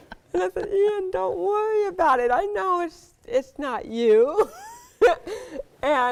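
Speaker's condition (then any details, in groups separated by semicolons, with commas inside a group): Cerebral palsy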